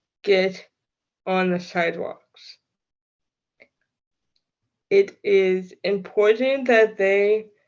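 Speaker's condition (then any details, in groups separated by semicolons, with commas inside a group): Cerebral palsy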